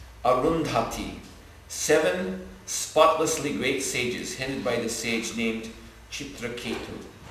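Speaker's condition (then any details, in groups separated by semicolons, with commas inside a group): No condition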